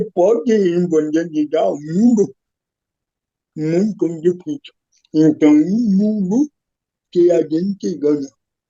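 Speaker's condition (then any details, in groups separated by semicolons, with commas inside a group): Cerebral palsy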